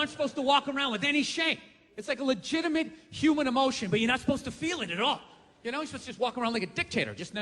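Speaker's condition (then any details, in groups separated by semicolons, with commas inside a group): No condition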